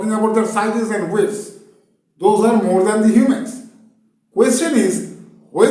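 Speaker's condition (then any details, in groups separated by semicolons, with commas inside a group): No condition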